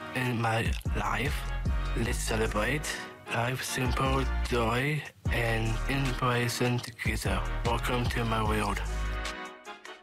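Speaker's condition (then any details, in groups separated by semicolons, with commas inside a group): Down syndrome; age 21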